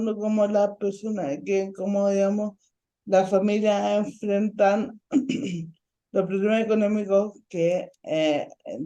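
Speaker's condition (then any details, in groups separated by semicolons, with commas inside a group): Ataxic cerebral palsy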